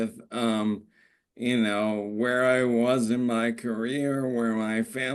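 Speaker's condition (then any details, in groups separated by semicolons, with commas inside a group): ALS; normal a year ago, no longer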